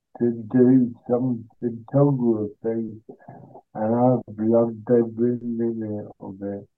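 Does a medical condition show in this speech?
Yes: cerebral palsy.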